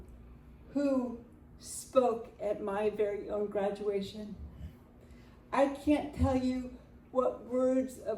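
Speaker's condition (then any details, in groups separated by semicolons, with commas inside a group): Cerebral palsy; spastic, mostly right hand and right side, stairs need railings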